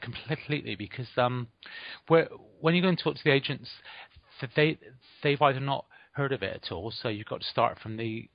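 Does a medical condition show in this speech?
Yes: stammer, mild; small stammer that comes and goes, once held back public speaking, now speaks on stage; stammered a tiny bit early on, stammered a bit again mid-interview; small stutter, sometimes gets stuck on words; here repeated sounds, repeated words, prolonged sounds.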